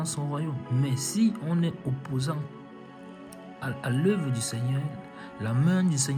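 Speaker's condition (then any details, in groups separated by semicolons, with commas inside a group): No condition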